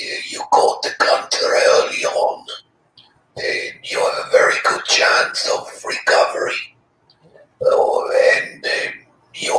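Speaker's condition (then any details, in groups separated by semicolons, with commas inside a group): Laryngectomy after head and neck cancer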